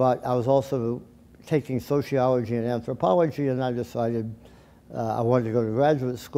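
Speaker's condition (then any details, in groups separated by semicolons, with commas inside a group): Tongue cancer surgery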